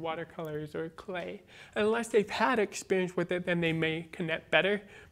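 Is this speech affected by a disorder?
Yes: born deaf, cochlear implant, congenital.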